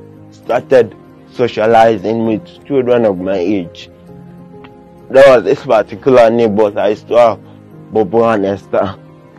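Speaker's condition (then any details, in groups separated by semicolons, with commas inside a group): Cerebral palsy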